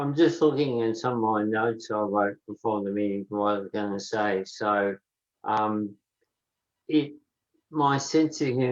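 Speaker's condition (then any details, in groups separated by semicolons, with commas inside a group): Motor neurone disease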